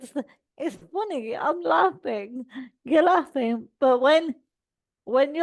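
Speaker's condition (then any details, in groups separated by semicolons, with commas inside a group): Cerebral palsy; all four limbs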